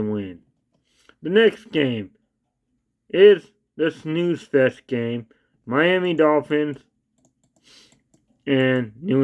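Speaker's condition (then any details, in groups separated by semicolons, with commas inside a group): Cerebral palsy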